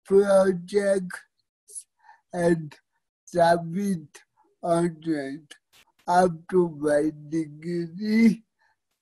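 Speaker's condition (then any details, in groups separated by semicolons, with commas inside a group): Cerebral palsy; fine motor skill challenges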